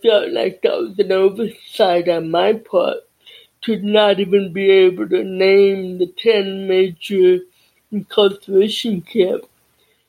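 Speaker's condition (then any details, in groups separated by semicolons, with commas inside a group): Deafness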